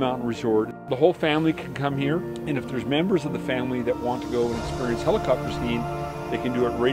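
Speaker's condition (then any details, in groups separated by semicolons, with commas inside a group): No condition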